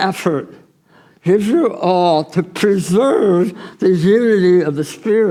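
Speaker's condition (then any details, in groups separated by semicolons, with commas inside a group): Tongue cancer surgery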